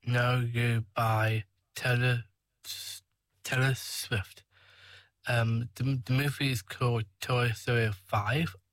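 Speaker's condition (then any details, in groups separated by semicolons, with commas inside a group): Down syndrome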